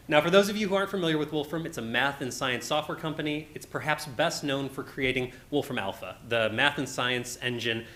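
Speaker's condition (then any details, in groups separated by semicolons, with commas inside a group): No condition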